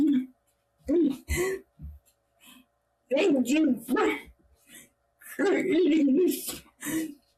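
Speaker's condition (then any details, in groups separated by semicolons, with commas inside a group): Cerebral palsy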